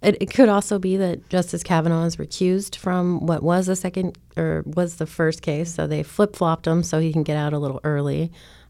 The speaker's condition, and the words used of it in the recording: None; typical speech.